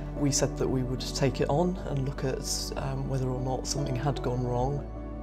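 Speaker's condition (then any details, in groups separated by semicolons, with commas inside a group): No condition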